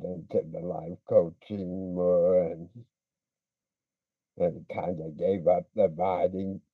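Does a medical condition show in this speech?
Yes: speech impediment; pretty good speaker when comfortable, drama club and debate team experience.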